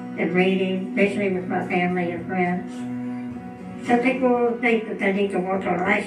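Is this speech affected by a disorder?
Yes: Goldenhar syndrome with cleft palate; congenital craniofacial deformities, cleft lip and palate, no right ear, lung or thumb, missing right jawbone.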